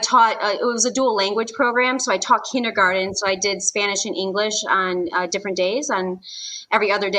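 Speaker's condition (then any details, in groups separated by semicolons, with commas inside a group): No condition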